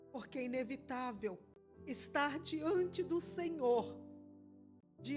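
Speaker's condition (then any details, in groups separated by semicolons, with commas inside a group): No condition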